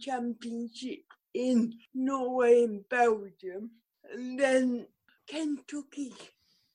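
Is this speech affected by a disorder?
Yes: cerebral palsy; occupational therapy.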